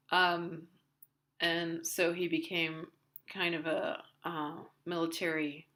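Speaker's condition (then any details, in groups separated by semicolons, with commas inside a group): No condition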